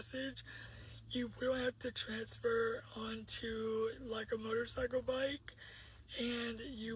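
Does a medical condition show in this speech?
Yes: cerebral palsy; uses a wheelchair.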